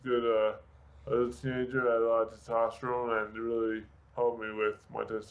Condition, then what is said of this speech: Brain injury. And what I think is really incredible is not only can you now talk, but you have been a motivational speaker.